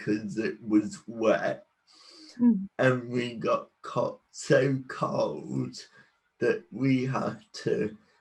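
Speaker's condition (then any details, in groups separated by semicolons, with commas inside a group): Cerebral palsy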